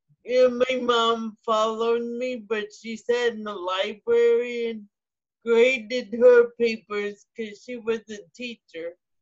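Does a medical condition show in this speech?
Yes: cerebral palsy, spastic ataxic.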